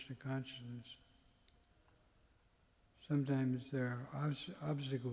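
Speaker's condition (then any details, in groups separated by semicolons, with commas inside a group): Parkinson's; tremor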